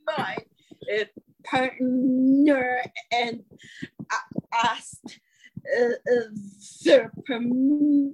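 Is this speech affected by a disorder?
Yes: stuttering; attended a speech course; here prolonged sounds, blocks.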